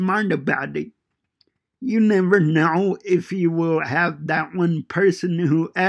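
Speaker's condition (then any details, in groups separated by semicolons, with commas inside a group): Cerebral palsy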